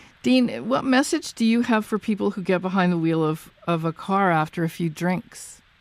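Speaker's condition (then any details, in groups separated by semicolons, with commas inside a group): No condition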